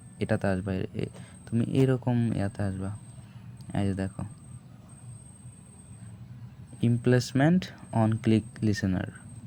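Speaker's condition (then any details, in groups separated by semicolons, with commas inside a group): No condition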